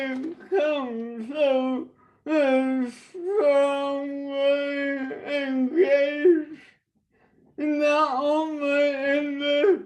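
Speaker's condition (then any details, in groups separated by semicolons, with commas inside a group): Traumatic brain injury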